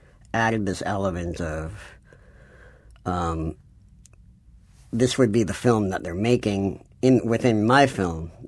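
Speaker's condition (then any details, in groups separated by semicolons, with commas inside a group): Cleft palate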